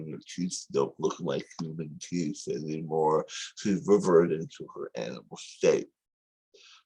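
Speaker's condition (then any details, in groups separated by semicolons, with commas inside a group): Tongue cancer surgery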